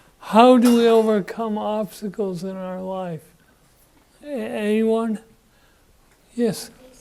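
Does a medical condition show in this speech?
Yes: Parkinson's disease.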